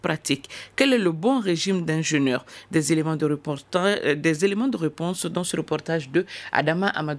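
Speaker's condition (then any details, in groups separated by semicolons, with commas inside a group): No condition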